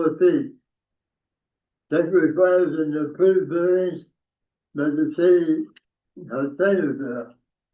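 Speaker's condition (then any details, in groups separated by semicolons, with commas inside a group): Tongue cancer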